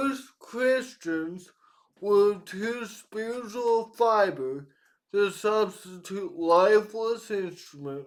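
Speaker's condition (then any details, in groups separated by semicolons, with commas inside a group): Cerebral palsy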